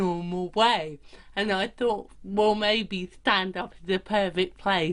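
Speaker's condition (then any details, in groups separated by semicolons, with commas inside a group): Cerebral palsy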